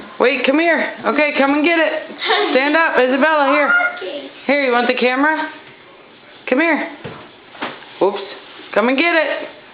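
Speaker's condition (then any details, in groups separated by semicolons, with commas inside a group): No condition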